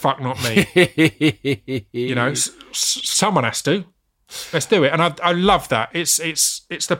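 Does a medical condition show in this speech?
Yes: stammer; stutter, unnoticed during rapping and spoken word years, noticed with radio show and podcast, works with STAMMA; stammered when trying to say Gimli during recording; difficulty with words starting with hard g, can say Finley easily; here repeated words, prolonged sounds.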